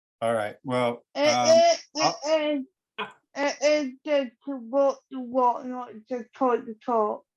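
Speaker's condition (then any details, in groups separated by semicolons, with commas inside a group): Cerebral palsy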